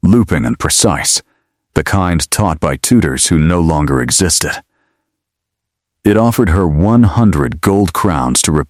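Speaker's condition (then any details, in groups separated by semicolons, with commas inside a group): No condition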